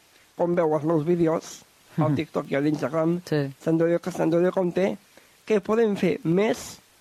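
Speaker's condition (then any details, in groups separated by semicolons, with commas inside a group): Down syndrome; different learning pace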